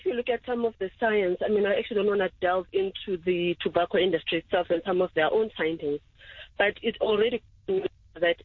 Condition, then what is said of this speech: None; typical speech.